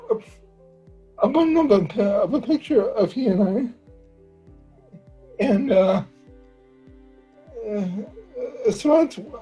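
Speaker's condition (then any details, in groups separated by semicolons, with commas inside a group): Cerebral palsy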